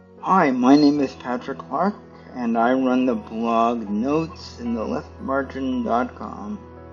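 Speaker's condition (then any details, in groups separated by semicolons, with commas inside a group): Cerebral palsy; stiff muscles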